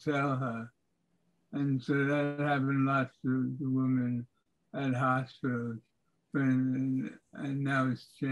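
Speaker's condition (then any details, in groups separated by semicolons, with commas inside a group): Parkinson's disease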